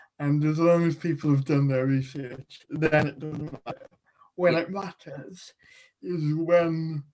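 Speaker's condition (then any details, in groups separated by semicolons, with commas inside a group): Cerebral palsy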